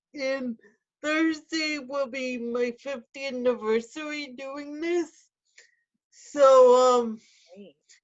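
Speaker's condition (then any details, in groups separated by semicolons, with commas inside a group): Cerebral palsy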